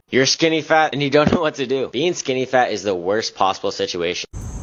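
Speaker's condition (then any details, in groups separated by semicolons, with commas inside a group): No condition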